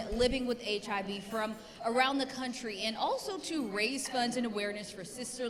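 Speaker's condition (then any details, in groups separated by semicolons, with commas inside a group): No condition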